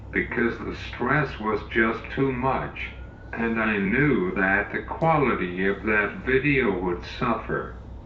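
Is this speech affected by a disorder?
Yes: cerebral palsy; uses wheelchair.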